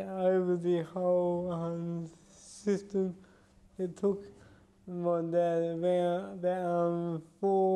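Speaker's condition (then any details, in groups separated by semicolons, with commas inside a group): Cerebral palsy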